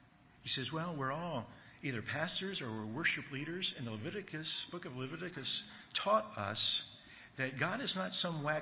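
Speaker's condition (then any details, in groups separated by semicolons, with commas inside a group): No condition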